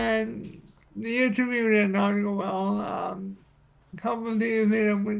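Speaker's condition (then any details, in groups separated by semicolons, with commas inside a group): Cerebral palsy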